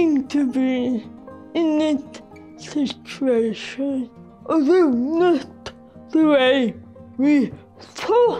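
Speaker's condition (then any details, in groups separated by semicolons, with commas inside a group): Cerebral palsy, severe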